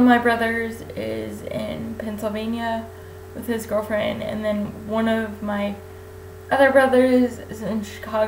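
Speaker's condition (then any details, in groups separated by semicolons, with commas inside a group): Cerebral palsy; infant ventilator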